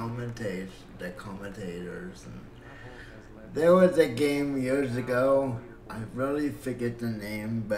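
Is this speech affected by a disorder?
Yes: cerebral palsy; breathing fine.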